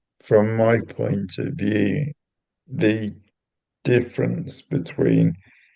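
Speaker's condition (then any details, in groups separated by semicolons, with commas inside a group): Cerebral palsy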